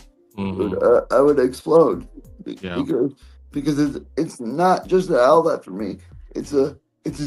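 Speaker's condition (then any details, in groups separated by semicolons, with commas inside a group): Cerebral palsy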